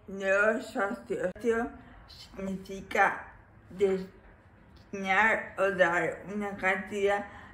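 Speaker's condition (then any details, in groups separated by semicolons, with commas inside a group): Brain injury from traffic accident; some years ago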